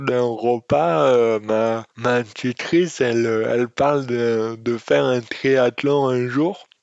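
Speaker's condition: Dystonia; congenital, from lack of brain oxygen at birth, diagnosed soon after, left forearm most affected; eloquence disorder caused by dystonia, alongside muscular disorder

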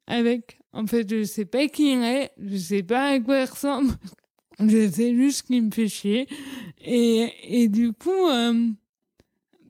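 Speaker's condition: Cerebral palsy; childhood speech

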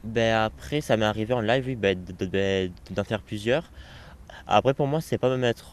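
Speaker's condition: Stuttering; onset around age 4-5 after normal early speech, cause unknown, past breathing techniques; worsens with stress, fatigue, irritation, emotions, phone stress, caller mistook stuttering for bad line; repeated sounds

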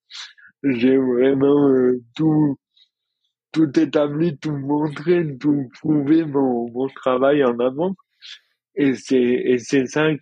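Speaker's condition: Dystonia; rare neurological dystonia, involuntary muscle contractions, onset in childhood, daily physical effort, heavier for past 5 years; receives injections, more pain before injection, improved balance, no longer falls

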